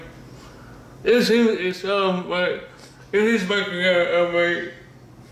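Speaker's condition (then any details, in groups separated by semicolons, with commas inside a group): Cerebral palsy; body affected; speech disability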